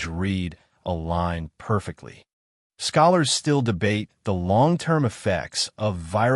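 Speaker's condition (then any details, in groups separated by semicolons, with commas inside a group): No condition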